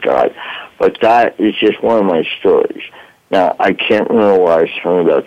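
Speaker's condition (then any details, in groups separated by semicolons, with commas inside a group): Voice box damage from tracheostomy; fire at 30, medic's trach tube damaged voice box, traumatic brain injury, 1-2 week coma; lasting physical voice challenge from damaged voice box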